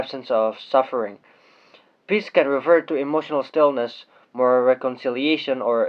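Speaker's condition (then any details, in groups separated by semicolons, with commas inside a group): No condition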